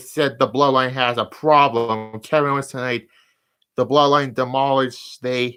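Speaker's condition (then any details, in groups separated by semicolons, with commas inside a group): No condition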